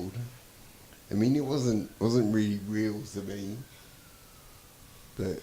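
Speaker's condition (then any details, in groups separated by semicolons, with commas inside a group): Traumatic brain injury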